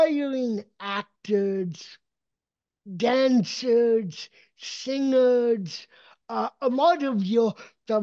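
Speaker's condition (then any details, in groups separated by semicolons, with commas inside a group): Cerebral palsy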